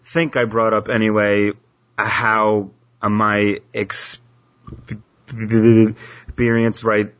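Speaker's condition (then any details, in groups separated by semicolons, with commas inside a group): Stuttering; person who stutters; in psychotherapy, helping with letting go and accepting stuttering; stutter-like tension when signing own name, worse under pressure or with people watching; blocks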